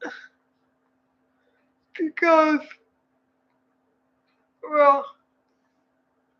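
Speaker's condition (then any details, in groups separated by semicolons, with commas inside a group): Cerebral palsy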